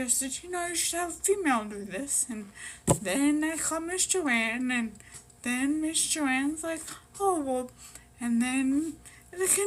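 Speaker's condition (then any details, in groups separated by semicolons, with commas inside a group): Brain injury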